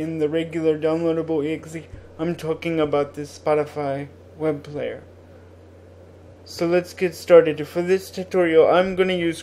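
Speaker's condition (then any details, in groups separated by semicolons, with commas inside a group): Cerebral palsy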